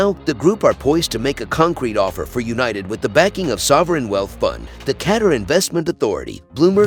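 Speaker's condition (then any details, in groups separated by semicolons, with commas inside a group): No condition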